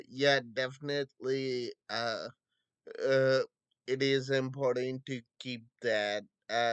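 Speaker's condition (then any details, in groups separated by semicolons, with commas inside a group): Friedreich's ataxia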